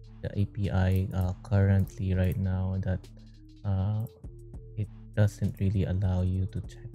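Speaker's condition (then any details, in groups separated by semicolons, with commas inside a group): No condition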